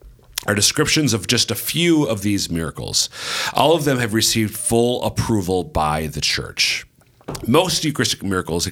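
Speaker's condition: No condition

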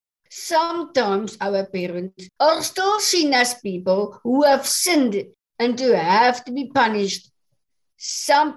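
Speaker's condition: Down syndrome; English is second language

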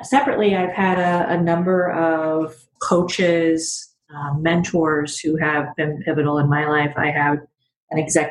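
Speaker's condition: No condition

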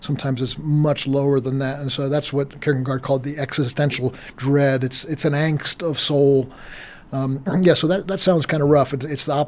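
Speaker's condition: No condition

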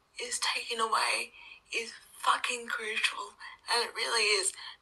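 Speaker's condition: Cerebral palsy; brain damage, present since childhood

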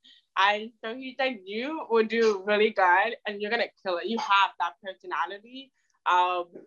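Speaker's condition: Deafness; spoken speech surprises others

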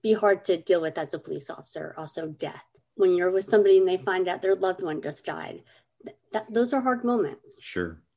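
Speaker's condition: Cleft lip and palate; most in childhood

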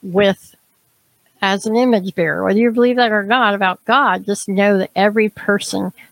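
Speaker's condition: Cleft palate, severe

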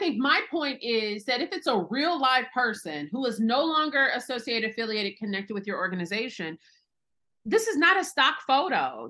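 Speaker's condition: No condition

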